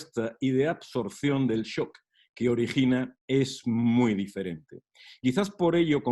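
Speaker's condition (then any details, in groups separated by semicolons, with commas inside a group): No condition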